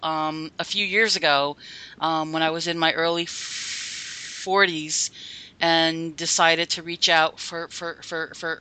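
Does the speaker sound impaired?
Yes: stuttering; onset age 5 after fluent speech from age 2, stuttering ever since; half year speech therapy in 3rd grade, none in Catholic school, adult therapy few years ago; formerly avoided speaking situations, speechless at first self-help group meeting, said name and stutter by fourth or fifth; here repeated sounds.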